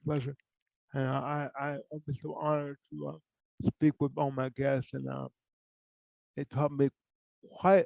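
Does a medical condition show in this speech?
Yes: cerebral palsy; from birth, poor hand use.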